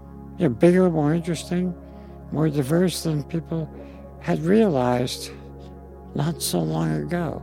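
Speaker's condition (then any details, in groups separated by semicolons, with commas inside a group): Spinal muscular atrophy; congenital genetic neuromuscular, quadriplegic, never walked or stood, wheelchair, near-fatal gastrointestinal surgery complications decade ago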